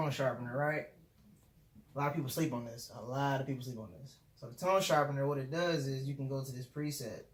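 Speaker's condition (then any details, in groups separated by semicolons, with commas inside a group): No condition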